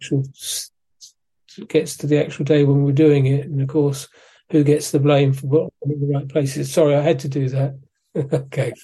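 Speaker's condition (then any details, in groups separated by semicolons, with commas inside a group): Parkinson's disease; physiotherapy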